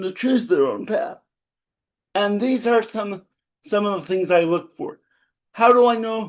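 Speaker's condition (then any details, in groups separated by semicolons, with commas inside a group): Cerebral palsy; spastic type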